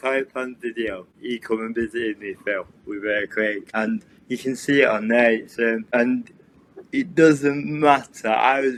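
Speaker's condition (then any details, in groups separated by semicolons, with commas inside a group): Cerebral palsy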